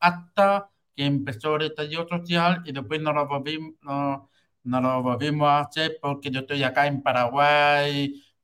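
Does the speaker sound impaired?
Yes: hearing loss with cochlear implant; congenital hearing loss, cochlea dead, cochlear implant surgery, implant electrically stimulates cochlea; about 34, uses cochlear implant, new operating system connects implant to computer, no headphones.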